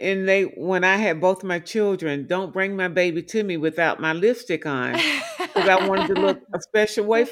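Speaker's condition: No condition

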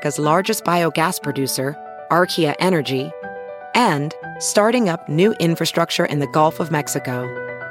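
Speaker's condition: No condition

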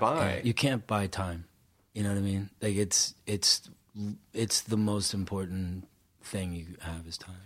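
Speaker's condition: No condition

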